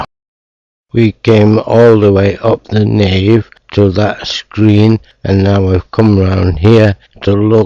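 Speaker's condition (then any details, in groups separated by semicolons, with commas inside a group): Motor neuron disease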